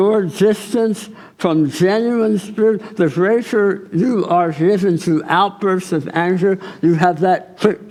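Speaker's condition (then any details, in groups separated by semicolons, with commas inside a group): Tongue cancer surgery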